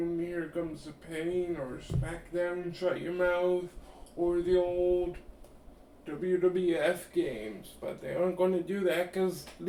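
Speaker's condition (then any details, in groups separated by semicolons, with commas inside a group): Cerebral palsy; limbs affected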